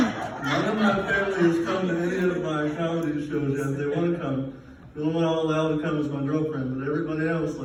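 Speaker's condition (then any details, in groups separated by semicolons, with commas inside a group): Cerebral palsy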